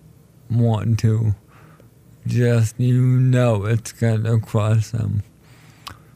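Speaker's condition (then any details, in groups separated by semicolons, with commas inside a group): ALS; diagnosed almost 4 years ago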